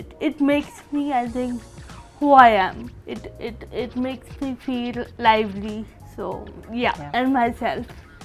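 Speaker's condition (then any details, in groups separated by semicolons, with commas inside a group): Cerebral palsy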